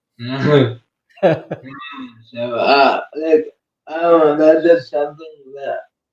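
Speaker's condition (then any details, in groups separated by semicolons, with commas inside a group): Cerebral palsy; uses one hand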